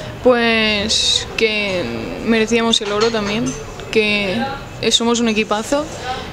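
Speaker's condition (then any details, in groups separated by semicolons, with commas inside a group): No condition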